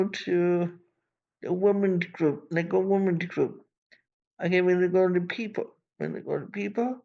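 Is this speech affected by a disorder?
Yes: cerebral palsy; from birth.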